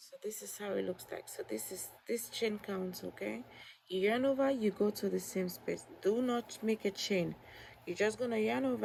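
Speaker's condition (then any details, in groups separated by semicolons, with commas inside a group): No condition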